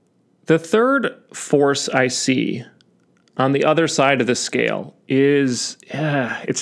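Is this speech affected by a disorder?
No.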